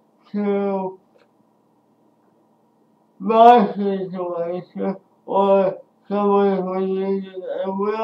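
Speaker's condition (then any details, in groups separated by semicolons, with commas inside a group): Speech impairment after birth surgery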